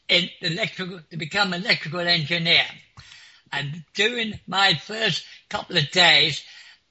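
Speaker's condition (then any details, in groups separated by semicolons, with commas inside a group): Clinically deaf; could not follow unfamiliar Suffolk slang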